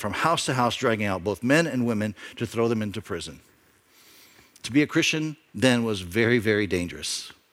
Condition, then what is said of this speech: No condition.